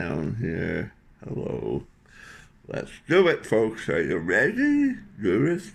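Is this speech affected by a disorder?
Yes: tongue cancer surgery, tongue graft.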